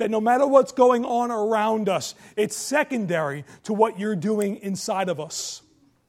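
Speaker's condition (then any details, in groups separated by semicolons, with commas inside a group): No condition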